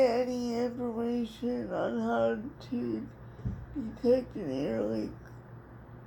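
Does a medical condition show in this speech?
Yes: cerebral palsy; speech somewhat affected.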